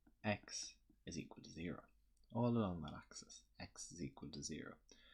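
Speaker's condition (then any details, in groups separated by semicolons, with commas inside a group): No condition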